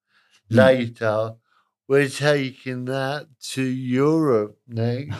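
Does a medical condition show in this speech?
Yes: cerebral palsy, spastic, moderate; talks a bit funny.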